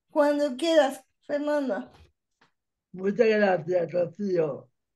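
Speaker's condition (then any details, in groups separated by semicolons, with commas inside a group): Cerebral palsy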